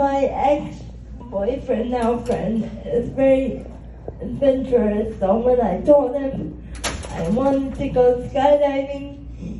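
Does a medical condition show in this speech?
Yes: cerebral palsy; spastic quadriplegia.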